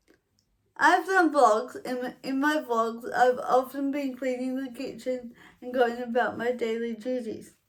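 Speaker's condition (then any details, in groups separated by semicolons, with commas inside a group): Cerebral palsy; affects walking and speech, dribbling, falls; mild, lives independently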